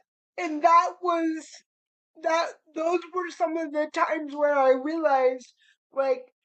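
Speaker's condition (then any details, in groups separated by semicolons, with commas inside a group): Cerebral palsy; spastic cerebral palsy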